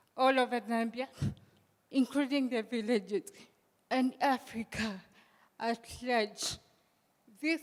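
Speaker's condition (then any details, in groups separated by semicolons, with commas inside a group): Cerebral palsy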